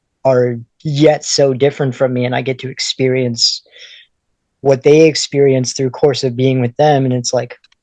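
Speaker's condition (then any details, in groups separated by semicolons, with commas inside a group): No condition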